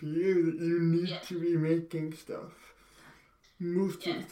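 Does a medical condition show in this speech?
Yes: cerebral palsy.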